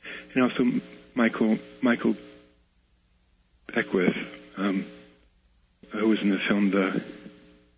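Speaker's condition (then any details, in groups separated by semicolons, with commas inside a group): Stutter; stutters at times; repeated words, blocks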